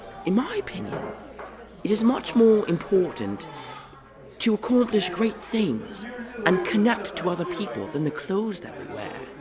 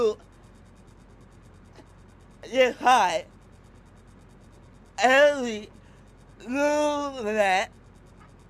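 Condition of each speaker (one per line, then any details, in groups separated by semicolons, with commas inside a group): No condition
Cerebral palsy (acted)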